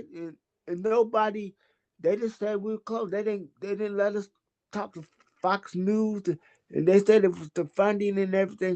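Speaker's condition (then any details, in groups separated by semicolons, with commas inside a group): Cerebral palsy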